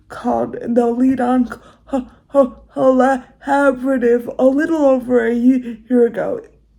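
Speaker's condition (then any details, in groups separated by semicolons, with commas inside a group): Cerebral palsy, severe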